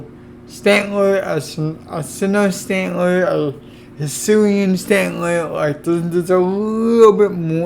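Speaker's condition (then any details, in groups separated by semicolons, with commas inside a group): Cerebral palsy; affects legs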